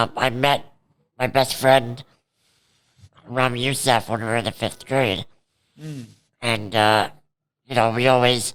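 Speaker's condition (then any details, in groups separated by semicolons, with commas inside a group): Cerebral palsy; present from birth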